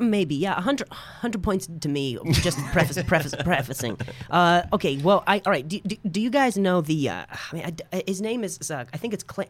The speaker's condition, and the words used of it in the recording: Stuttering. It happens in any situation you can imagine.